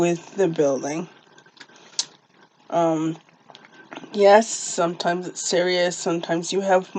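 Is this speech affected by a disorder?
Yes: cerebral palsy; uses walker, no wheelchair.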